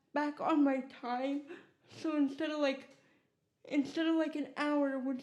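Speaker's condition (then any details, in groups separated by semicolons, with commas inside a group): Cerebral palsy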